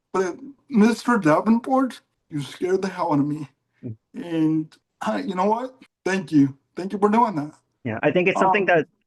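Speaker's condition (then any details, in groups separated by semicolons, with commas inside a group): Cerebral palsy; mild case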